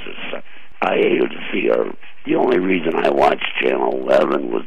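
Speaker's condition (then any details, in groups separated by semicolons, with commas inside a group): Throat cancer surgery; hole in throat, no electronic voice device, month in hospital, 6 weeks radiation, no chemotherapy; permanent altered voice since surgery, gangster-like voice, host says voice sounds great, caller unsure voice sounds all right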